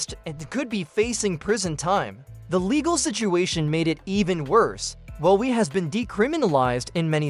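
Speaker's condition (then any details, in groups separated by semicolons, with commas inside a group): No condition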